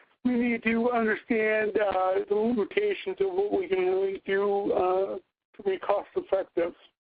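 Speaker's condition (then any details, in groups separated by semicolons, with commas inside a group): Cerebral palsy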